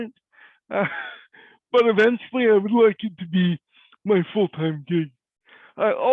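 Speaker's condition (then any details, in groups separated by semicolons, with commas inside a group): Cerebral palsy; cannot walk; diagnosed at 10 months; voice is different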